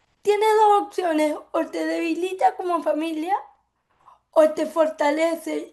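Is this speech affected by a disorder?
Yes: cerebral palsy; from birth; affects speech.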